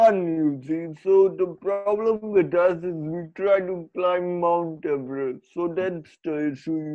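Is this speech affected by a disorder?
Yes: cerebral palsy.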